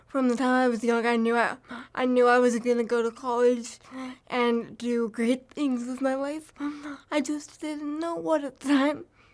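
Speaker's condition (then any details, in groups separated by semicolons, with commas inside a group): Cerebral palsy; from birth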